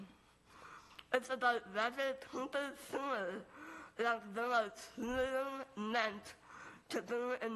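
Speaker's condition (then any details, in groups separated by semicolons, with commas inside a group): Moebius syndrome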